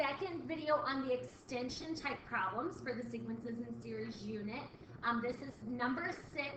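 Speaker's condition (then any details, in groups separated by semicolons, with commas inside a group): No condition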